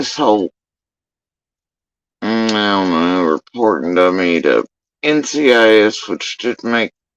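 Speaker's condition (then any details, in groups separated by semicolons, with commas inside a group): Facial paralysis after surgery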